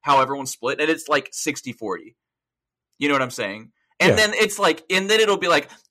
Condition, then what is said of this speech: No condition.